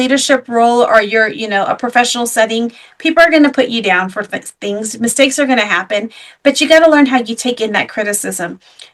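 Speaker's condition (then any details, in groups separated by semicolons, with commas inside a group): No condition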